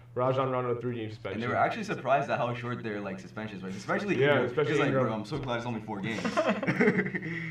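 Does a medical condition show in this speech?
No.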